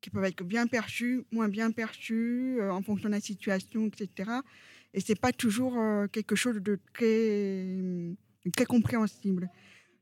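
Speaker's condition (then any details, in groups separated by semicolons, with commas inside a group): Profound congenital deafness, profound, from birth; oral speech since early childhood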